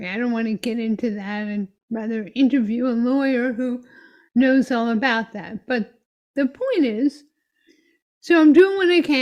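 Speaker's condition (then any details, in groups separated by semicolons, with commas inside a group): Myotonic dystrophy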